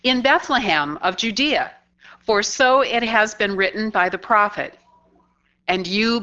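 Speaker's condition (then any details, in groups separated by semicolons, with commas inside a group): No condition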